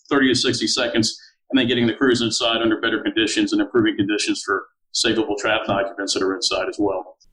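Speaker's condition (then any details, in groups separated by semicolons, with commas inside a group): No condition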